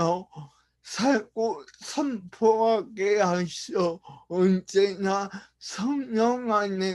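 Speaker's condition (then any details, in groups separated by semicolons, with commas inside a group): Brain lesion disability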